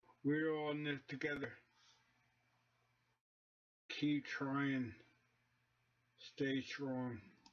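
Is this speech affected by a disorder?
Yes: cerebellar ataxia.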